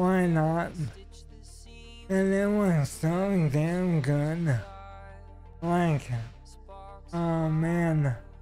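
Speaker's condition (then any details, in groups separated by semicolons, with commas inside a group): ALS; stem cell treatment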